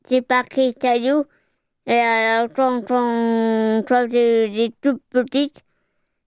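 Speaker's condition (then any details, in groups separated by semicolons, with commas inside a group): Hearing loss; hard of hearing from birth, foyer Marignac, uses sign language, learned chansigne from Patrice Carillo; speaks orally, short fragmented sentences, grammatical errors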